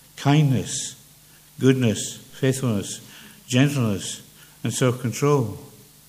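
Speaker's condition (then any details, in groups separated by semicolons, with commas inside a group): Parkinson's; less clear than before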